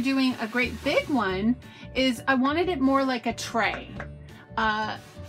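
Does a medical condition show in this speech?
No.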